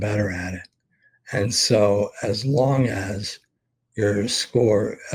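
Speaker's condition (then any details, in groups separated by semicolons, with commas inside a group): ALS; expects to lose voice very soon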